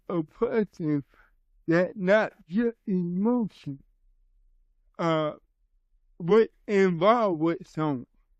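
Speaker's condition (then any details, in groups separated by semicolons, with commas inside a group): Cerebral palsy; from birth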